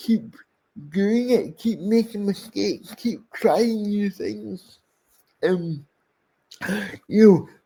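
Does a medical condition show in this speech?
Yes: cerebral palsy; speech impairment.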